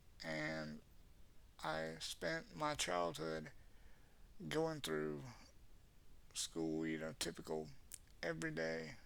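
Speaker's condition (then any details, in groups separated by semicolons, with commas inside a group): Cerebral palsy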